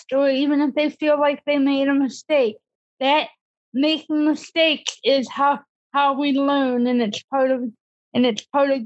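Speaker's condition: Cerebral palsy; disability since childhood

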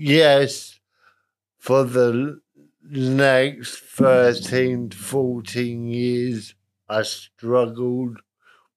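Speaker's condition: Cerebral palsy, moderate; spastic, self-described middle range, delivery complications at birth, diagnosed in childhood; talks a bit funny

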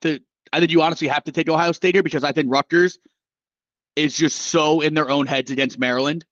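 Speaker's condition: No condition

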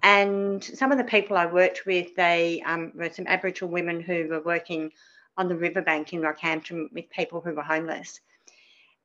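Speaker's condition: Cleft palate; spoke differently as child

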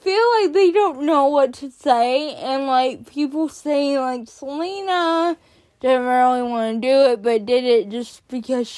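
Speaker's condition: Cerebral palsy; onset before birth

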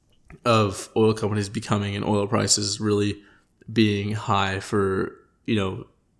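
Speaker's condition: No condition

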